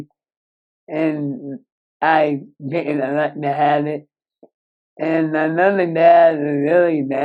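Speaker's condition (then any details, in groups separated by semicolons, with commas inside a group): Moebius syndrome; severe nerve damage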